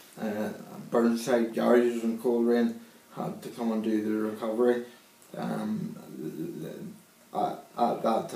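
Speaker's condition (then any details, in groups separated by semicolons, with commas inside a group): Cerebral palsy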